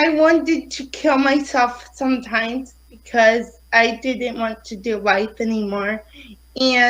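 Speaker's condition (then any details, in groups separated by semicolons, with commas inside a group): Cerebral palsy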